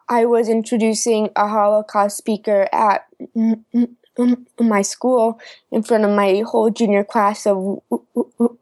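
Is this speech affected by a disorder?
Yes: stuttering; throat and mouth tension, childhood speech therapist suspected vocal nodules, mouth checked, looks away during stutters; uses phrasing and breathing in after short phrases; exhausted after 2 to 3 hour interview, more stuttering when tense, fluent when wanting to stutter; here blocks.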